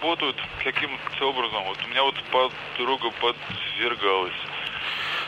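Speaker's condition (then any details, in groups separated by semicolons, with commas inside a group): Stuttering; mild stuttering since childhood; stuttering on live phone call, brief on-air hypnosis session for stutter by Yuri Longo; slight stutter, fluent repeating short phrases under suggestion, says such relief lasts about an hour; prolonged sounds, blocks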